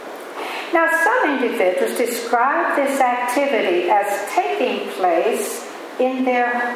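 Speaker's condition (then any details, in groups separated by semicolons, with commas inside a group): No condition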